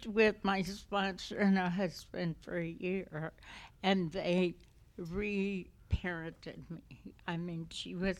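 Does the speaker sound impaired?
Yes: essential tremor; voice affected.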